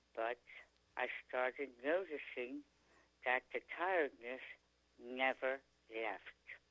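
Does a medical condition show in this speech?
Yes: tongue cancer; could not speak, swallow or eat after surgery, feeding tube, now speaks pretty clearly.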